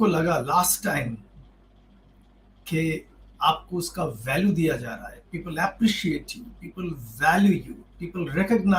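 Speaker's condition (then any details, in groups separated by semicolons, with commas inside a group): No condition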